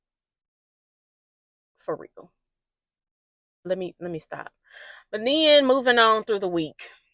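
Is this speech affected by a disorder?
No.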